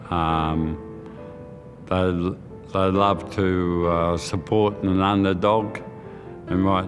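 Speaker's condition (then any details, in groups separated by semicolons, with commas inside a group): Motor neurone disease; hand onset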